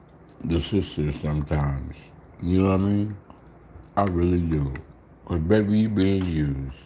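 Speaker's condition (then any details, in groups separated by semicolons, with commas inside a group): Slurred speech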